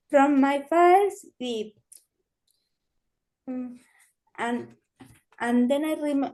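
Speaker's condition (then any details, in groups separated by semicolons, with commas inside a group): Cerebral palsy; limits current activity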